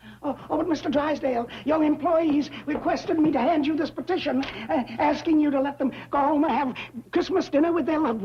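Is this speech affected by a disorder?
No.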